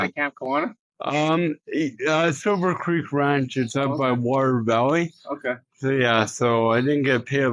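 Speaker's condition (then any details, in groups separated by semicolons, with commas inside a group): Cerebral palsy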